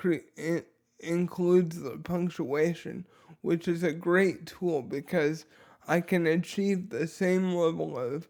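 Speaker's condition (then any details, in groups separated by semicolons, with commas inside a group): Dysarthria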